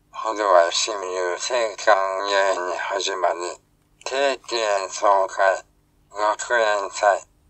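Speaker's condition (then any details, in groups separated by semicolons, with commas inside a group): ALS, speech-generating device; voice synthesis from own recorded voice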